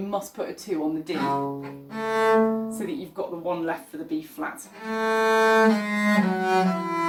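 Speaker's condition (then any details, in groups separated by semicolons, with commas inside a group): No condition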